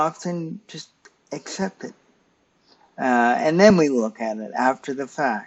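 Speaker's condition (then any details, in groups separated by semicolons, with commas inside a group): Cerebral palsy; stiff muscles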